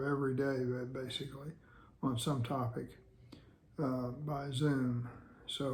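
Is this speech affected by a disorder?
Yes: Parkinson's disease; balance issues; on medication; persistent voice problem, thick saliva, frequent throat clearing.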